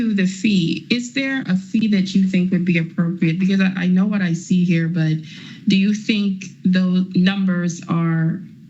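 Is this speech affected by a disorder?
No.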